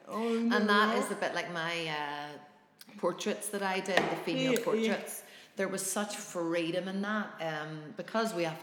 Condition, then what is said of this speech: No condition.